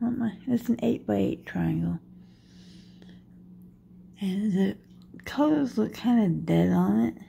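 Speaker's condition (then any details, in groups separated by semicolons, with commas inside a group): Dystonia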